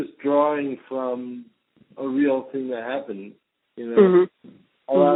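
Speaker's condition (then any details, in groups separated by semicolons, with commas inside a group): Cerebral palsy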